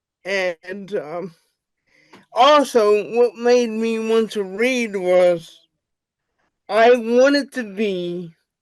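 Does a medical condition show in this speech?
Yes: cerebral palsy; wheelchair user.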